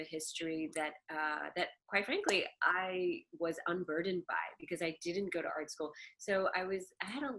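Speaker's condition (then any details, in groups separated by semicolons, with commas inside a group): No condition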